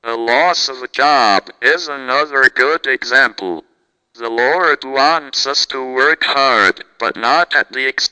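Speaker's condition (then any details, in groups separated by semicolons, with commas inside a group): Cerebral palsy, speech-generating device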